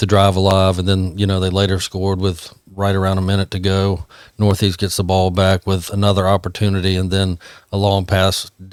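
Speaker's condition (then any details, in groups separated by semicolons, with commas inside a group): No condition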